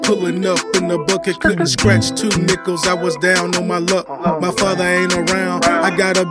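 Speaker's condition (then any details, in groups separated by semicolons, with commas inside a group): No condition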